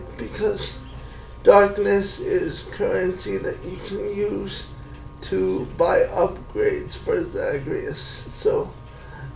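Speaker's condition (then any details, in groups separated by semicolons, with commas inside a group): Cerebral palsy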